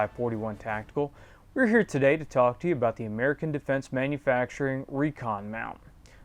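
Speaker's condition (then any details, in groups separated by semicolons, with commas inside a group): No condition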